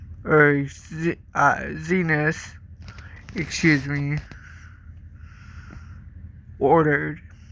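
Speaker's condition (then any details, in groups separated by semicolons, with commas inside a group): Cerebral palsy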